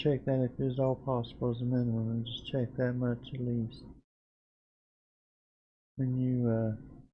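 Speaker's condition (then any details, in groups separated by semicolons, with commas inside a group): Parkinson's disease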